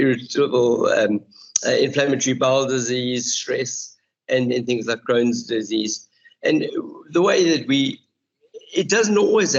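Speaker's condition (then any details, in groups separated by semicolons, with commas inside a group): No condition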